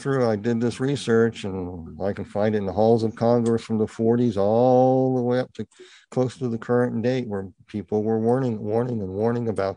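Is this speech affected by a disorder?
Yes: partial cleft palate; congenital, present from birth, held back a school year because of it.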